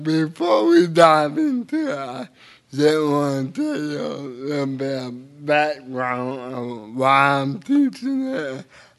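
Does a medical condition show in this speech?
Yes: cerebral palsy; speech a little unclear.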